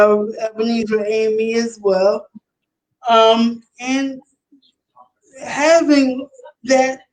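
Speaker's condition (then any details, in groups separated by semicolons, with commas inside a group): Cerebral palsy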